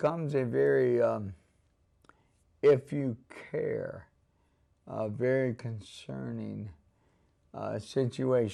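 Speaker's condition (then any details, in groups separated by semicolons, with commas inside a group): ALS; onset couple years ago, pain, pain medication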